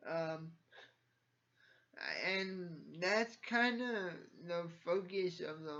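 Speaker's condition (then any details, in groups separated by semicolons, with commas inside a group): Cerebral palsy; from birth, uses wheelchair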